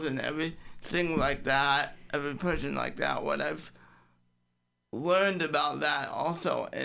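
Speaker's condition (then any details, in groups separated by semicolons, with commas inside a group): Cerebral palsy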